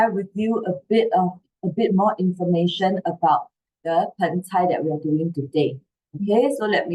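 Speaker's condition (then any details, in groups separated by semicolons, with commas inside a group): No condition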